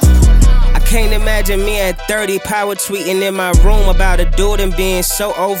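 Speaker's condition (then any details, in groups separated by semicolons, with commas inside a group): No condition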